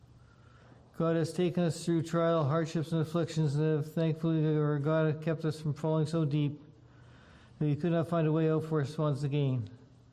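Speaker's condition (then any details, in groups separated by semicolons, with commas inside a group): Parkinson's disease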